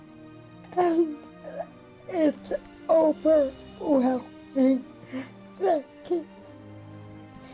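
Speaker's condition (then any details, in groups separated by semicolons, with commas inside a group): Multiple sclerosis; diagnosed mid-40s, deteriorating; speech became very difficult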